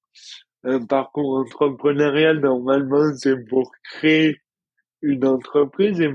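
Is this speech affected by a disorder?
Yes: dystonia; rare neurological dystonia, onset in childhood.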